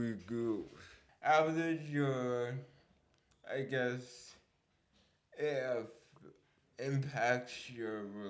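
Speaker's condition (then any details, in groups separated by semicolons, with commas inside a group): Cerebral palsy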